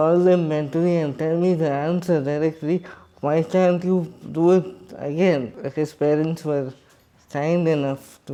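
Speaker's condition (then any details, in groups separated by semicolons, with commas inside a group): Cerebral palsy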